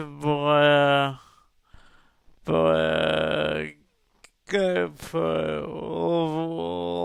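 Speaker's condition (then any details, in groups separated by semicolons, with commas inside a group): Cerebral palsy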